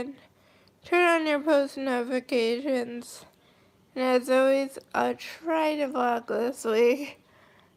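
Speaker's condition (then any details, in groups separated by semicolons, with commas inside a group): Cerebral palsy, mild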